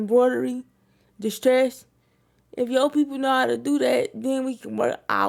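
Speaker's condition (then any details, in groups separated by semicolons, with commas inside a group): Cerebral palsy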